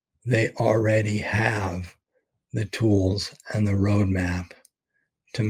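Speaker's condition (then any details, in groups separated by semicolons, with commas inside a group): ALS; expects to lose voice very soon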